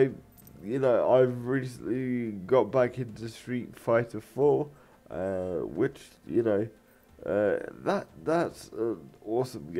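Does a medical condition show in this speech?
Yes: cerebral palsy.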